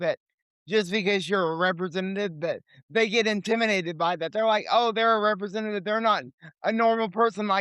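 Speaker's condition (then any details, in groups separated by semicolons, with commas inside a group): Cerebral palsy; lifelong wheelchair user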